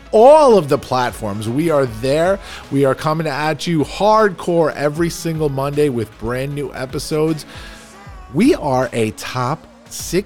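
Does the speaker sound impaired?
No.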